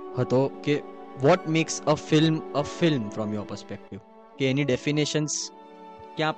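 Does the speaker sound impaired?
No.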